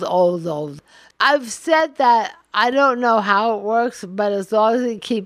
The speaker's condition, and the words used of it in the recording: ALS (motor neuron disease). I have a diagnosis of ALS, so my voice is a little different than it has been in the past.